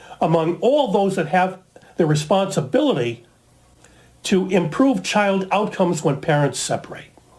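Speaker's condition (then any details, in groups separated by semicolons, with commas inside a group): No condition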